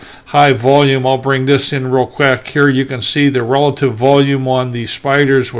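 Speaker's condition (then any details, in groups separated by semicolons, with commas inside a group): No condition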